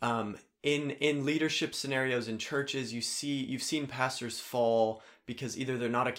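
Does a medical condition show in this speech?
No.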